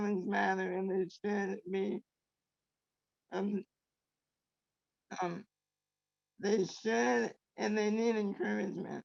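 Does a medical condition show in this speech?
Yes: traumatic brain injury.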